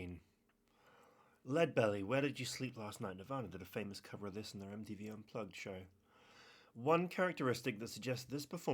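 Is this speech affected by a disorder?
No.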